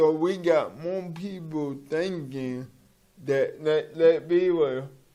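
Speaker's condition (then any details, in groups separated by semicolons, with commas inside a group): Cerebral palsy; from birth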